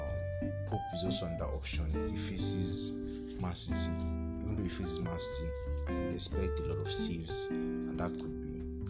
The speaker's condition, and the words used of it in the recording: No condition.